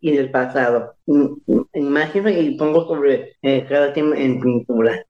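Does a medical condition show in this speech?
Yes: Down syndrome; age 64.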